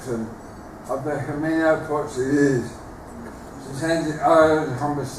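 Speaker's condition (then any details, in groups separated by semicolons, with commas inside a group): Motor neuron disease; terminal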